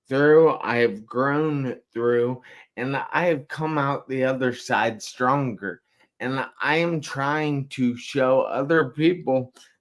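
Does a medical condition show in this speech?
Yes: traumatic brain injury.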